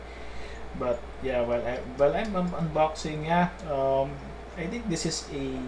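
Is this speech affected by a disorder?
No.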